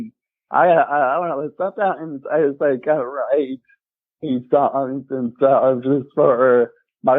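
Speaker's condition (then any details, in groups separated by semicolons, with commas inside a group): Muscular dystrophy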